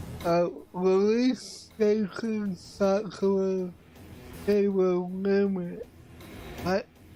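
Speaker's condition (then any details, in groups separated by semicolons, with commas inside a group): Cerebral palsy; affects voice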